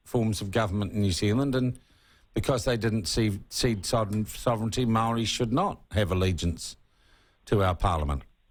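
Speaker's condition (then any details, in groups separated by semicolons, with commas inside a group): No condition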